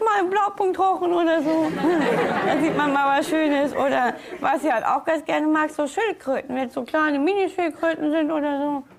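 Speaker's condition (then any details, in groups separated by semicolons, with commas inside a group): Down syndrome; food refusal in childhood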